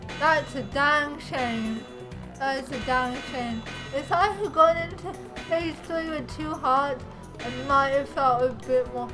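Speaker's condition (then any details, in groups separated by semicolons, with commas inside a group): Cerebral palsy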